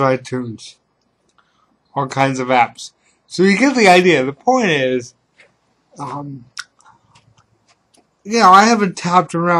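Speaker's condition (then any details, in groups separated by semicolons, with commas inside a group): Cerebral palsy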